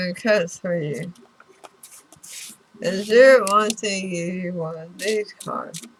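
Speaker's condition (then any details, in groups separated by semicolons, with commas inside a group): Throat cancer radiation damage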